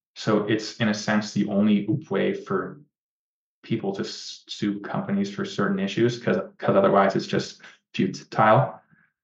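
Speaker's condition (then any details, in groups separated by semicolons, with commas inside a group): Stutter; onset in early childhood, worsened markedly at puberty, family history: uncle, cousin, grandfather, two younger brothers; mostly blocks, more severe than brother's, no stuttering when talking only to himself or reflexively; repeated sounds, repeated words, prolonged sounds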